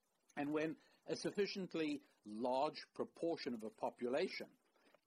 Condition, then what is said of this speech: No condition.